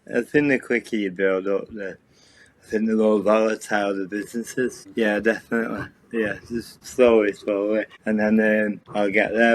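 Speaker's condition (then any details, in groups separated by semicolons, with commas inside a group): Cerebral palsy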